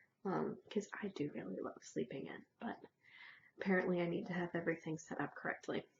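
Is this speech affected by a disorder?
No.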